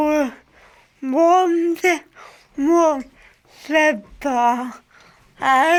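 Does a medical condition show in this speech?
Yes: cerebral palsy; from birth.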